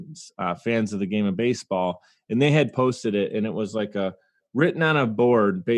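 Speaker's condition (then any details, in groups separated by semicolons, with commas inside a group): No condition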